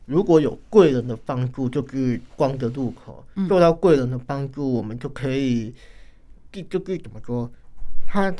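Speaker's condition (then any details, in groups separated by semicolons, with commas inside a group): Hearing loss; moderate bilateral hearing loss, acquired in kindergarten when a bigger child bumped ear, normal before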